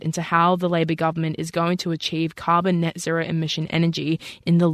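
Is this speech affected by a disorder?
No.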